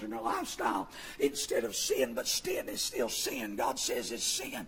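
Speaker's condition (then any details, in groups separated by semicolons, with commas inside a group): Vocal fold paralysis, bilateral; speaks with false vocal folds; both vocal cords paralyzed, do not come together, move or vibrate, false folds compensate for voicing; voice worse than before, Kermit-the-Frog-like, irritating, pushes much air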